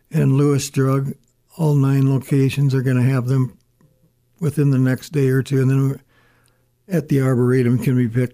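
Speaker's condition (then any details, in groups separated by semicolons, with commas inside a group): Parkinson's disease; stutters and stammers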